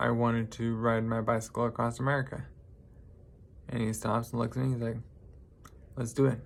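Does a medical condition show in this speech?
Yes: traumatic brain injury.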